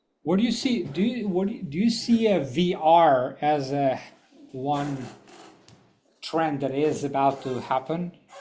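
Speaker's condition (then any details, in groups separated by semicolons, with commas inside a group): No condition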